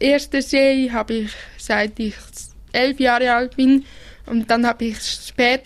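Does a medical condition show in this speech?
Yes: deafness; bilateral cochlear implants, first implant at age 11, hears nothing without implants; wearing both cochlear implants, hard of hearing with them; spoken speech, talks well, interviewer had impression of full hearing.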